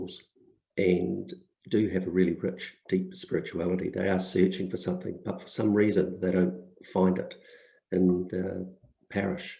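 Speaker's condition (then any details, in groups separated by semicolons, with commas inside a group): No condition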